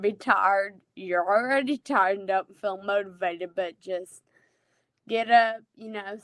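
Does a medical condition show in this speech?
Yes: Friedreich's ataxia.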